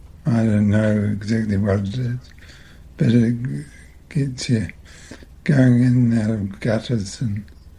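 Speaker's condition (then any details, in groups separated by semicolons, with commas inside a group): Multiple system atrophy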